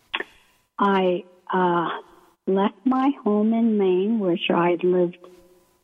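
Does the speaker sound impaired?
Yes: ALS; onset right foot at VA internship in Maine, year of testing before diagnosis, wheelchair user; about three years since onset, two since diagnosis, progressed, needs Beasy board for transfers; breathing muscles weak, speech effortful, may sound weak or unclear, paces speech with breath, slowing, pausing.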